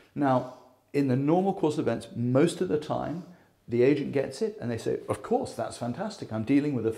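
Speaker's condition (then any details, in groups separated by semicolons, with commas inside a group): No condition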